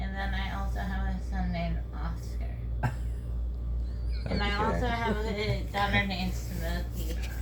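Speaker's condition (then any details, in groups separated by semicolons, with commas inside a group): Dystonia; 18p deletion, left arm affected, head moves side to side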